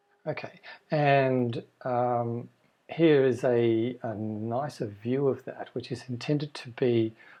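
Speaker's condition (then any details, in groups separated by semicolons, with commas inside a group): No condition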